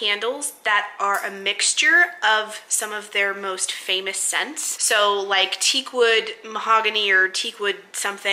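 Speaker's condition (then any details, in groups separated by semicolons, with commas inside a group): No condition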